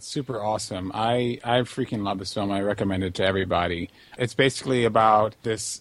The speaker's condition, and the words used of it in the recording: No condition.